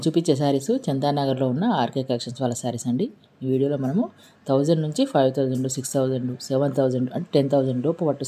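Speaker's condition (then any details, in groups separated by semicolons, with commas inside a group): No condition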